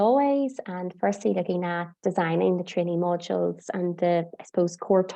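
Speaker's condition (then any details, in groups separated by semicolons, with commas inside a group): No condition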